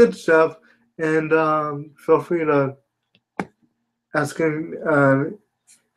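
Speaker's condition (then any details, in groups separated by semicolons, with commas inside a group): Spastic quadriplegia cerebral palsy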